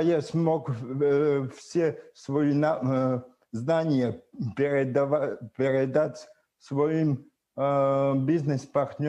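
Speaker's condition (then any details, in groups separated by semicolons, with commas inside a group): Cerebral palsy; from birth, wheelchair, spasticity; initially unintelligible speech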